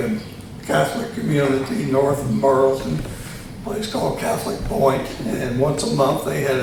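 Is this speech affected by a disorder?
Yes: tongue cancer surgery; both sides of tongue.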